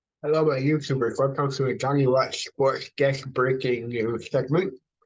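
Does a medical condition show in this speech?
Yes: cerebral palsy.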